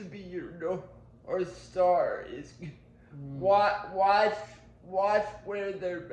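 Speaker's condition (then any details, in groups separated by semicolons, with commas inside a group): Cerebral palsy; powered wheelchair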